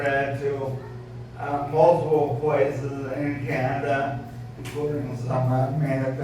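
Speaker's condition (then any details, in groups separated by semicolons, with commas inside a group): ALS; voice sounds impaired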